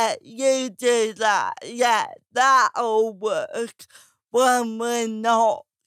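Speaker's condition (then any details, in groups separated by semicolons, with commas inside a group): Cerebral palsy; speech therapy as child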